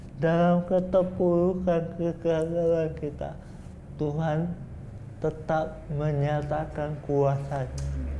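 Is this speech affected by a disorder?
Yes: cerebral palsy.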